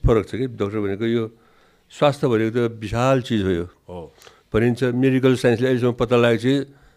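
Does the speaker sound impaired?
Yes: Parkinson's disease; gait trouble, arm knocking waist, spotted by Dr Basanta Pant, DBS advised by Dr Takaomi Taira; about 12 years since diagnosis, DBS first in Nepal successful, stable, steps shrinking, shakes a lot.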